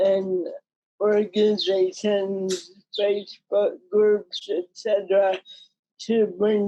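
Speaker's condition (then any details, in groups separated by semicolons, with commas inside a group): Cerebral palsy; mild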